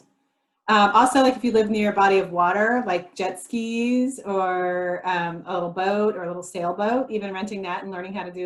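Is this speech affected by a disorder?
No.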